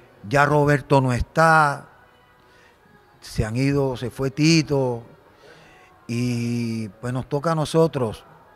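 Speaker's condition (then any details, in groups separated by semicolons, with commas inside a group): No condition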